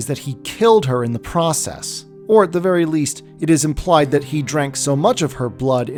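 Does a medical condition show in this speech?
No.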